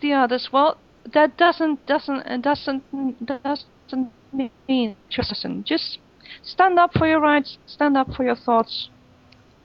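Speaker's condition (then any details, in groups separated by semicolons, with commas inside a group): Stuttering; stutter with silent blocks, freezes, body movements and tics, major stuttering on oral presentations; stutters a lot in this recording, recording stress increases stutter; slow, clear, articulated speech, mostly fluent in English and Swedish, more stuttering in Dutch, German, French; repeated sounds, repeated words, blocks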